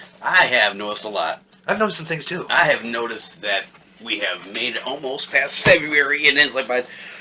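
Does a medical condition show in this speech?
No.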